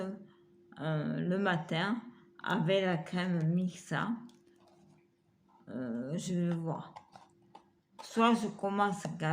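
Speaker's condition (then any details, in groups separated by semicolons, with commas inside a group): Multiple sclerosis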